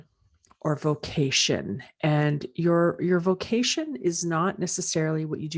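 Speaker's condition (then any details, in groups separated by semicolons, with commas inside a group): No condition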